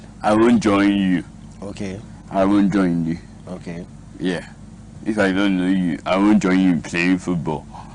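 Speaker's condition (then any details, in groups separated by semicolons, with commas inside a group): Cerebral palsy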